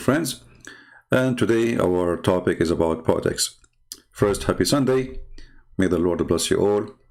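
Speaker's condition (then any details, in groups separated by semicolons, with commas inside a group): No condition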